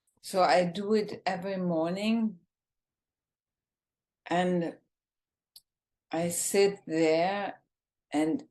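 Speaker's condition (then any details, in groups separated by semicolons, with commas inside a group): ALS, bulbar form, bulbar onset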